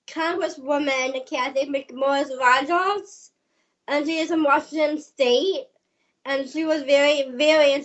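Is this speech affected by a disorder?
Yes: Down syndrome.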